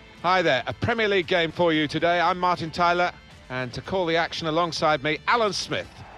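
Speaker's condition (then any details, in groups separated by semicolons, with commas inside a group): No condition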